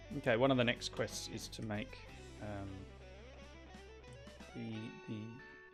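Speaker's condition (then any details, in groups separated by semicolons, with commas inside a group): No condition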